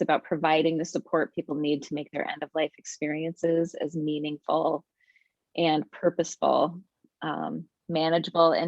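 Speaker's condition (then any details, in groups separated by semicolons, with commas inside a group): No condition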